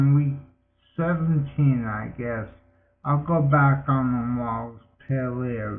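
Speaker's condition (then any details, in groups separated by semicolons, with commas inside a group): Multiple sclerosis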